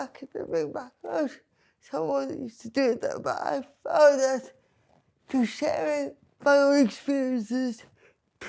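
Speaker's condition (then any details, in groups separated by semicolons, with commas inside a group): Cerebral palsy; speech not always understood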